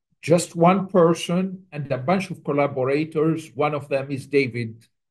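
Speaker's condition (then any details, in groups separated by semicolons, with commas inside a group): No condition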